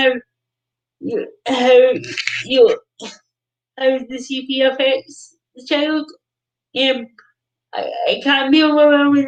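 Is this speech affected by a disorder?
Yes: cerebral palsy; non-progressive.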